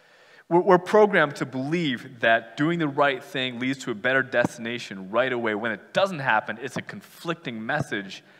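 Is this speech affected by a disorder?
No.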